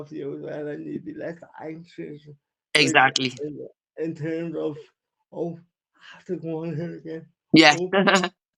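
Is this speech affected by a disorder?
Yes: cerebral palsy.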